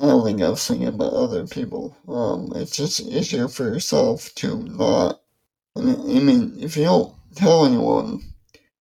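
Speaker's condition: ALS; speech affected, mouth function impaired, affects reading aloud

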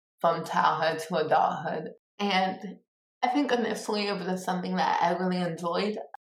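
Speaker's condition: Cerebral palsy; speech impediment

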